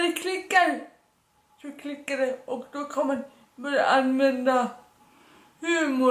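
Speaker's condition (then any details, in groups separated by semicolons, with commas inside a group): Dyskinetic cerebral palsy, severe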